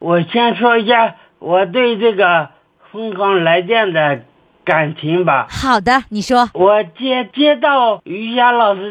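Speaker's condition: Cerebellar atrophy; onset age 14 to 15, possibly head trauma, nearly paralyzed, cannot care for self, disabled; speech sounds somewhat different from ordinary people

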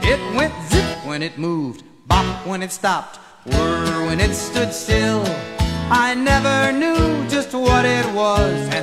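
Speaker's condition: No condition

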